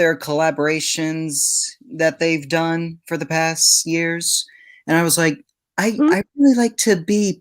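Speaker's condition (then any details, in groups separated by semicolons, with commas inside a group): No condition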